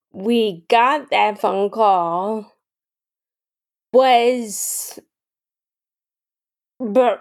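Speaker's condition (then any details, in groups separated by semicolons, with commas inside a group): Friedreich's ataxia; ambulatory until about 21, then wheeled mobility, over 10 years since diagnosis, unsure if still mild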